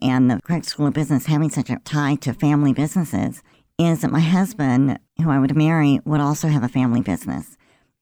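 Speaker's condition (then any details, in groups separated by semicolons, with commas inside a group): Cleft lip and palate; present since birth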